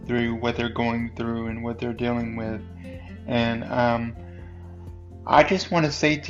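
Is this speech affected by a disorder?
Yes: cerebral palsy.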